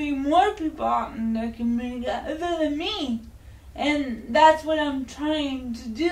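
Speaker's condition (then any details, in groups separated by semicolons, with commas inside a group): Cerebral palsy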